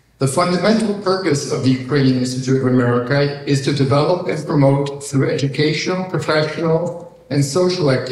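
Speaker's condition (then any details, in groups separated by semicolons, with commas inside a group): No condition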